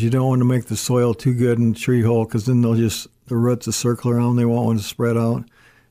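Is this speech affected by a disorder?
Yes: Parkinson's disease; stutters and stammers.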